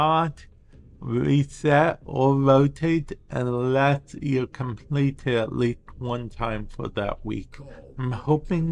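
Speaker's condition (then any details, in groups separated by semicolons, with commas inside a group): Cerebral palsy; affects speech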